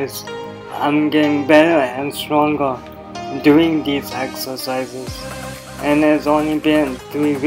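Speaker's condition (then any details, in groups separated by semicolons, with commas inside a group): Cerebral palsy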